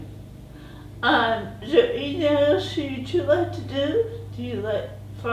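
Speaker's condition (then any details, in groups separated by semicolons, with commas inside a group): Cerebral palsy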